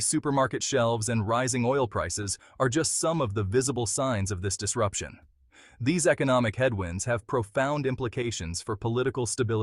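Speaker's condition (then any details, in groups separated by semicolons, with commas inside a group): No condition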